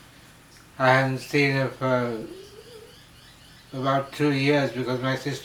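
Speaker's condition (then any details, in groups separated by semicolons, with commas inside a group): Slurred speech from poisoning; hypersalivation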